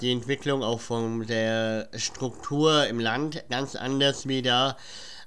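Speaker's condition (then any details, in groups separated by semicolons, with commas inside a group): Cleft palate; cleft palate present since childhood, speech impediment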